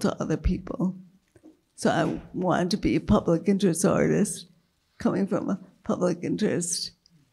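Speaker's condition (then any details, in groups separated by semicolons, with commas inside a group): Multiple sclerosis; progressive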